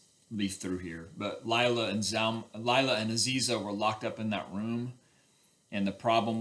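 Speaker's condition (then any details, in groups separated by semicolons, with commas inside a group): No condition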